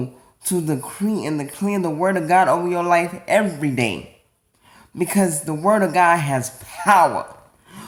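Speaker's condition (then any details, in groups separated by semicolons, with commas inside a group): Cerebral palsy; atypical speech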